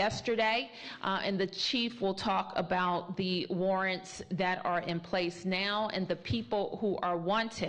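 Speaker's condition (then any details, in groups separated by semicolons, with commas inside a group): No condition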